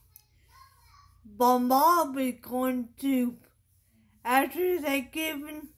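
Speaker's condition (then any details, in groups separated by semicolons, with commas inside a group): Traumatic brain injury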